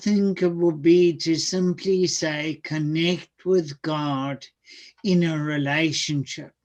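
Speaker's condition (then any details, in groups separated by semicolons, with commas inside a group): Cerebral palsy; severe birth complications; diagnosed age four, late walking; speech sounds atypical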